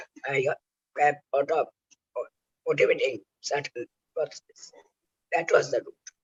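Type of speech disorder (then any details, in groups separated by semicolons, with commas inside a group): Oesophageal speech; laryngectomy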